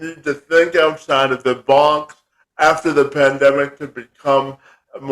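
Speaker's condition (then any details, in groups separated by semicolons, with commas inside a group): Cerebral palsy; since birth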